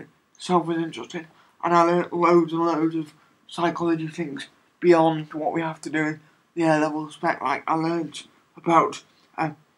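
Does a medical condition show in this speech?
Yes: cerebral palsy.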